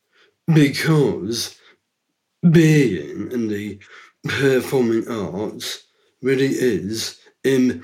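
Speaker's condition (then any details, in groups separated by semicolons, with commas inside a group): Down syndrome; three copies of chromosome 21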